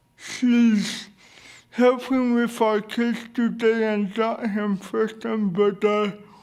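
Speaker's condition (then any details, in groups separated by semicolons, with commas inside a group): Cerebral palsy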